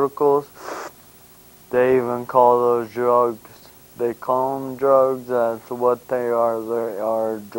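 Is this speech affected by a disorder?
Yes: brain injury.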